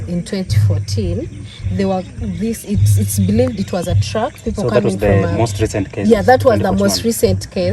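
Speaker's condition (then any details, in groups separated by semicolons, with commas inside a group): No condition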